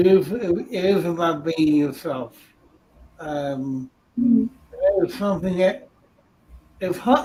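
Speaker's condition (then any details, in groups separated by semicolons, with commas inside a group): Cerebral palsy; from birth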